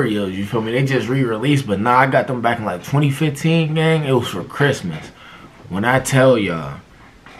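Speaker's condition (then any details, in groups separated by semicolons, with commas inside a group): No condition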